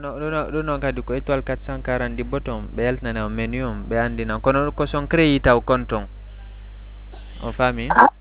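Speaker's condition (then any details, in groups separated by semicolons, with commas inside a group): No condition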